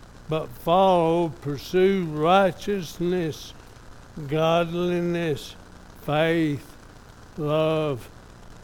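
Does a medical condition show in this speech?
Yes: ALS; father died of same disease, diagnosed by doctor in Lubbock, second opinion in Dallas; somewhat affected, evident today.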